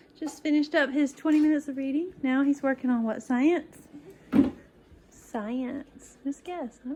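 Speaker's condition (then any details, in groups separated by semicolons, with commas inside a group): No condition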